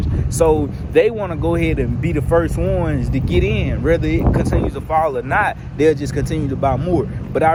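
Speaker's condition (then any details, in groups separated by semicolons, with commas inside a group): No condition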